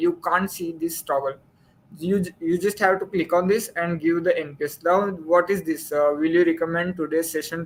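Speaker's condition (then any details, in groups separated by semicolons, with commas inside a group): No condition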